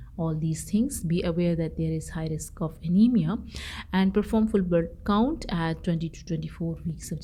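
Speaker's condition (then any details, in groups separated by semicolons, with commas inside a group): No condition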